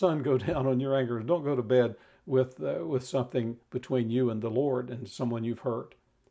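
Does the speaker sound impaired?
No.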